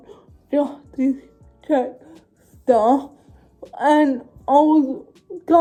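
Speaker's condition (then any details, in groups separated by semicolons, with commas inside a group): Cerebral palsy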